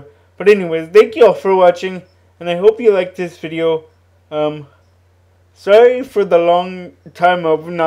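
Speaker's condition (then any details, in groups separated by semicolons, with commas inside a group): Cerebral palsy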